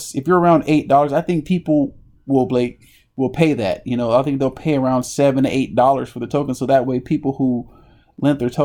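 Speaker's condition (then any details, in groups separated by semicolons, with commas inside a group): No condition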